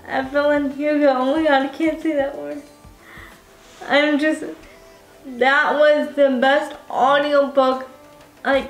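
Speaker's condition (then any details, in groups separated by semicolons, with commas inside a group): Cerebral palsy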